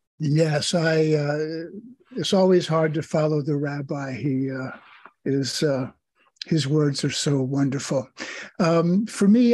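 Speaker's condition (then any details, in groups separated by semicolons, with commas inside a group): No condition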